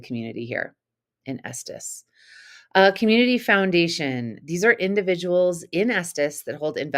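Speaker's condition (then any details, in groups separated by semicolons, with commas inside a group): No condition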